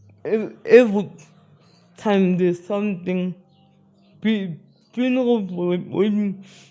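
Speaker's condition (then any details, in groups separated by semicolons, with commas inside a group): Spastic cerebral palsy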